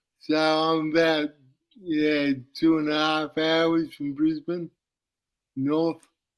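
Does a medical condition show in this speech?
Yes: cerebral palsy; uses wheelchair.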